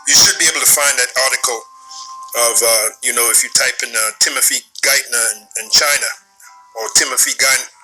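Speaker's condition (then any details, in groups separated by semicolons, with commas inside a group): No condition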